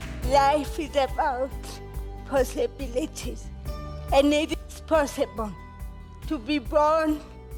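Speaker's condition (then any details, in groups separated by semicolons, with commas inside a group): Cerebral palsy; moderate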